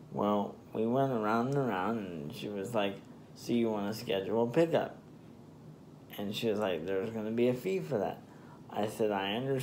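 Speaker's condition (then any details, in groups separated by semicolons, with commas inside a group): Spastic diplegia cerebral palsy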